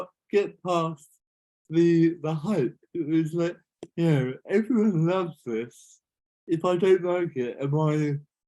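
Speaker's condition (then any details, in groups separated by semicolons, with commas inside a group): Cerebral palsy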